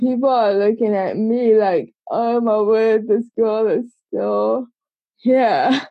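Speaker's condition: Cerebral palsy; congenital, from birth, age 25

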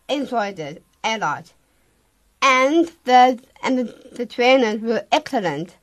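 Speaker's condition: Down syndrome; from birth, confirmed 3 days after birth, heart hole closed spontaneously at age 2; speaks a lot slower, learns and moves slower

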